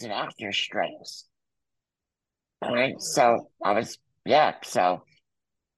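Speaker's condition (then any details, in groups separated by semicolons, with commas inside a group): Muscular dystrophy; congenital, wheelchair user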